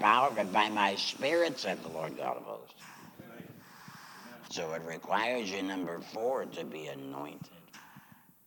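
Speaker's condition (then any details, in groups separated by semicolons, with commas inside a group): Laryngectomy; says used to serve God with voice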